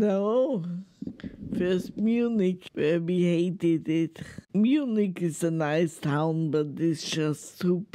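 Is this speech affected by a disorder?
Yes: multiple sclerosis.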